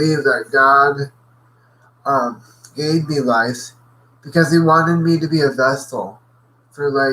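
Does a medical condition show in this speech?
Yes: cerebral palsy.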